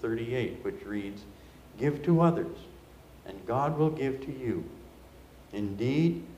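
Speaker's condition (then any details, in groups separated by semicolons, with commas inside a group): No condition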